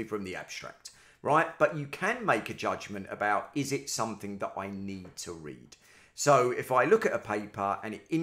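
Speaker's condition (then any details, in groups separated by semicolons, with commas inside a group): No condition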